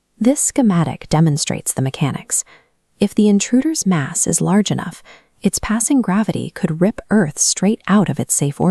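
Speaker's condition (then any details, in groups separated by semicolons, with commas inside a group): No condition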